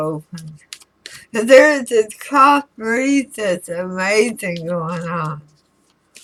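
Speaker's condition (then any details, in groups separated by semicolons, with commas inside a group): Throat cancer radiation damage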